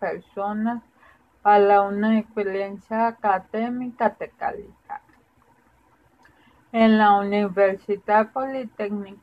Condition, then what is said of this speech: Cerebral palsy. Parálisis cerebral hipotónica es decir, que tengo poco equilibrio, dificultad al caminar, al hablar y con lentitud al escribir.